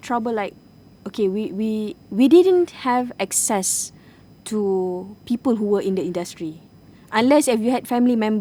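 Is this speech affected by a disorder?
No.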